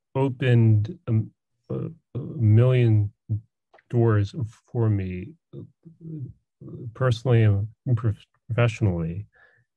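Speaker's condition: Stutter; markedly less coherent speech around age 20 to 21; still stutters, speech more conversational and coherent than in early twenties; blocks, repetitions, pauses while speaking, otherwise conversational and coherent; repeated sounds, prolonged sounds, blocks

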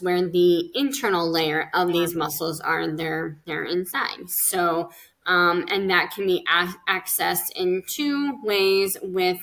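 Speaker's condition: Cleft lip and palate; several facial surgeries

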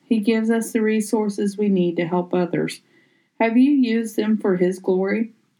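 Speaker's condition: No condition

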